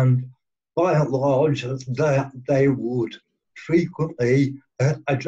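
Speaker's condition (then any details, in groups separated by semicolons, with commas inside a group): Cerebral palsy; present from birth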